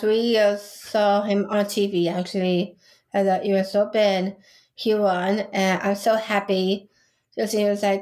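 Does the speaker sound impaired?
Yes: Down syndrome; intellectual disability.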